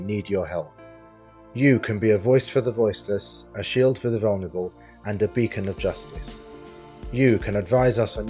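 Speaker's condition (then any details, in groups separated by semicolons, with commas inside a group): No condition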